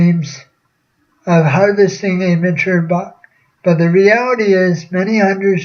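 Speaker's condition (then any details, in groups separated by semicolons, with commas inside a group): Cerebral palsy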